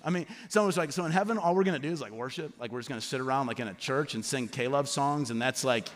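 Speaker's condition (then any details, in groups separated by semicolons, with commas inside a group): No condition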